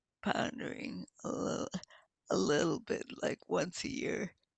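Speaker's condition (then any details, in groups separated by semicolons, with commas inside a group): Multiple sclerosis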